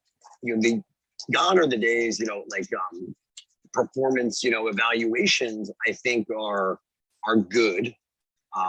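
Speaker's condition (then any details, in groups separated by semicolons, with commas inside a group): No condition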